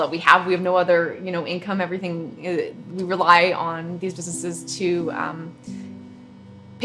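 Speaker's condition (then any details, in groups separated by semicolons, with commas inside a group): No condition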